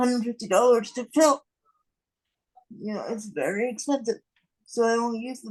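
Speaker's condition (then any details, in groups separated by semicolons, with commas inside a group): Cerebral palsy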